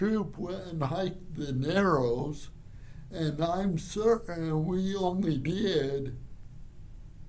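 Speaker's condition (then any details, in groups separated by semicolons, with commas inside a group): Cerebral palsy; from birth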